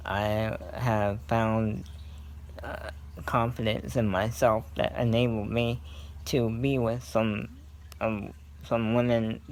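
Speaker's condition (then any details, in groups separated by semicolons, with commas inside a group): Cerebral palsy; scoliosis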